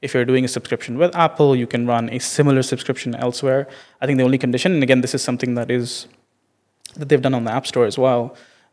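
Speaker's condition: No condition

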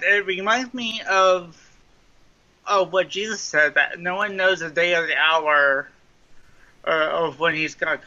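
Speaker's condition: Cerebral palsy; mild cerebral palsy

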